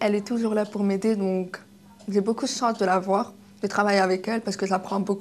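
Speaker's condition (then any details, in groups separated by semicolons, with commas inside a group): Deafness, acquired deafness, kidney-disease related; kidney disease from age 1.5 damaged ears, progressive loss, hearing aids, left ear deaf at 20; cochlear implant as cochlear nerve died, hears interviewer, lip reading in groups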